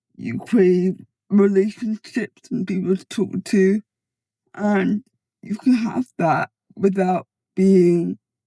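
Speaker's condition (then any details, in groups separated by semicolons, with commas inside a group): Cerebral palsy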